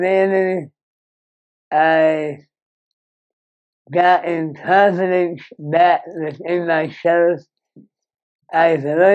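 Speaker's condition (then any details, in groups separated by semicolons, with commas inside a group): Moebius syndrome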